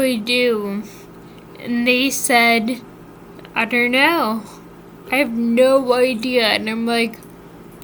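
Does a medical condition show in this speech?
Yes: Friedreich's ataxia.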